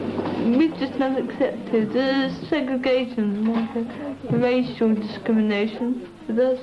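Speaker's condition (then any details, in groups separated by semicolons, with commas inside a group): Cerebral palsy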